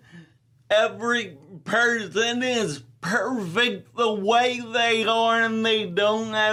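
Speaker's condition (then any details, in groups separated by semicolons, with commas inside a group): Ataxia telangiectasia; rare muscular dystrophy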